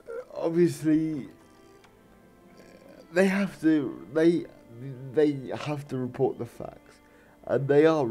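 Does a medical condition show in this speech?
Yes: cerebral palsy.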